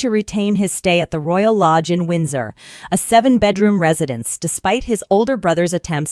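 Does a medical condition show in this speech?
No.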